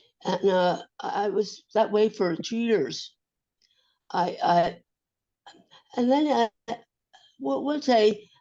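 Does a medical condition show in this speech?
Yes: acquired brain injury; ongoing recovery.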